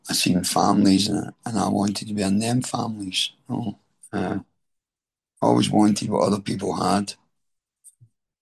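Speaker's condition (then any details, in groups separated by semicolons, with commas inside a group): Throat cancer treatment effects, stage 4 throat cancer; tracheostomy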